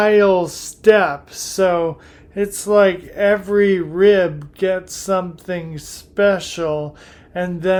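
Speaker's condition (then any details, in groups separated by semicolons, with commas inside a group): Primary lateral sclerosis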